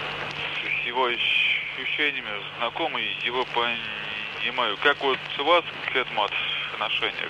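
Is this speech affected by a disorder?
Yes: stuttering; stuttering since childhood; on-air hypnosis session by Yuri Longo, stutter paused briefly then returned, worsened by fear of being on air; slight stutter, fluent when repeating suggested phrases, stutter returns when attention drawn; here repeated sounds, prolonged sounds.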